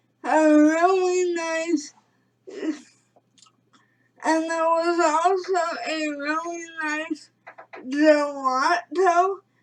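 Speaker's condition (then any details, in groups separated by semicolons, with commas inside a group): Cerebral palsy; premature birth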